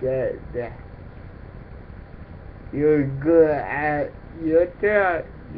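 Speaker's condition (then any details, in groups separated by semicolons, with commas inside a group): Cerebral palsy; affects speech, talks differently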